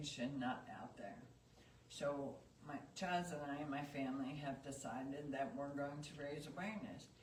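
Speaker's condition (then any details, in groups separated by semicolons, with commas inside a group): ALS; cannot speak or breathe lying flat, still able to speak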